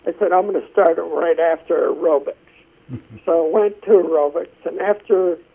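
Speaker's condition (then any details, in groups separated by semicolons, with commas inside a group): Essential tremor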